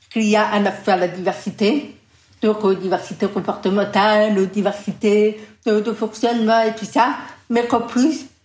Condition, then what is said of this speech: Deafness. Ça a demandé un travail considérable Effectivement, j'ai mis 20 ans peux parler comme je parle